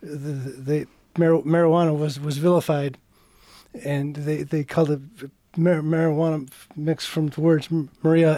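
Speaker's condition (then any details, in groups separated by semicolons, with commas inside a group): Parkinson's disease; diagnosed 17 years ago, progression slowed by medication to tolerable, milder than many patients; medication prescribed by Dr. Burak, levodopa, six-month medical cannabis trial as tincture, vape, gummies, joint, inconvenience, no pain; stuttering problem, worse at both high and low levodopa levels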